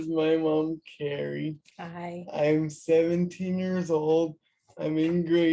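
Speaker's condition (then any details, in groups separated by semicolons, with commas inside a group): Cerebral palsy; caused by brain bleed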